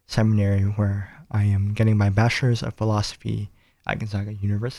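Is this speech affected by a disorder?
Yes: cleft palate; many surgeries and medical care in childhood.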